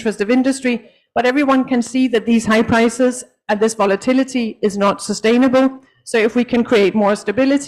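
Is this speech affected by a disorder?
No.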